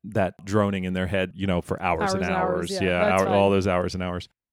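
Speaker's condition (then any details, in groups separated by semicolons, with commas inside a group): No condition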